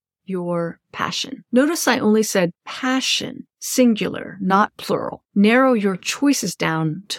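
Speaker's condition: No condition

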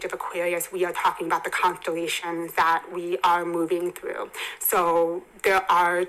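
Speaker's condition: Hearing impairment; congenital hearing impairment, bilateral cochlear implants

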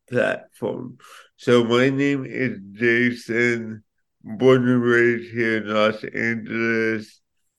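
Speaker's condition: Cerebral palsy; affects speech

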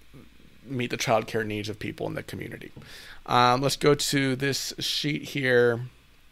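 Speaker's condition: No condition

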